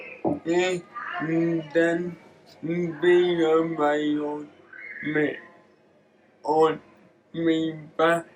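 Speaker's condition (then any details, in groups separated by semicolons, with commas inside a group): Cerebral palsy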